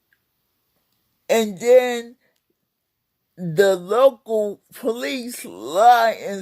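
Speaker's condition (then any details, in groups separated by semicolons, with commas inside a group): Cerebral palsy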